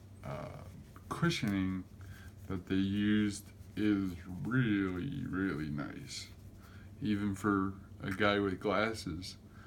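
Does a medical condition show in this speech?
Yes: cerebral palsy; affects gait and walking.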